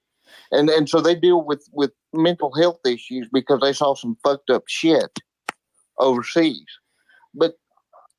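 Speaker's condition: Cerebral palsy; spastic diplegia from birth, muscle tightness mostly in legs, cannot walk, needs help with many things

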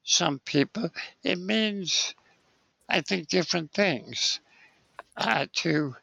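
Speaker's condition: Spinal muscular atrophy; present from birth, muscle weakness, lifelong wheelchair use; 60 years old

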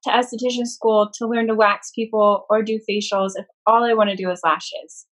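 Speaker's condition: No condition

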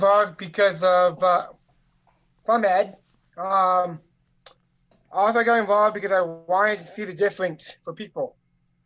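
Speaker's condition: Down syndrome; adult, 30 years old; Siri, Alexa, Google Home may misunderstand speech, donated nearly a thousand phrases to project understood

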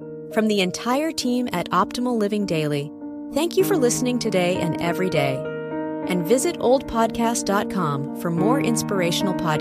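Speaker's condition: No condition

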